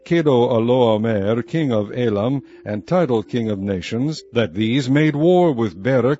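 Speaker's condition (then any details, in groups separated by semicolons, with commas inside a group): No condition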